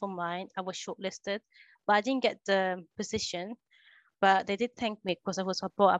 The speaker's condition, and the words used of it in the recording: None; typical speech.